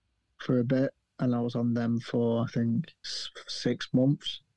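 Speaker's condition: Stutter; lifelong speech impediment since childhood, stuttering worst around age 7 to 8, speech therapy helped; at age 7 to 8 could not say one word without stuttering or stammering; repeated sounds, prolonged sounds

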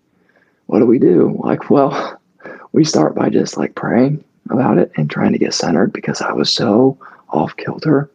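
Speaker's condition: Mixed spasmodic dysphonia; mixed abductor and adductor type, adult onset, cause unknown, multiple sclerosis ruled out by MRI; strained, cracking, stuck in back of throat, whispery breaks, once lost voice completely, blocks

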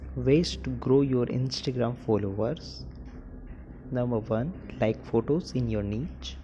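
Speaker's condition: No condition

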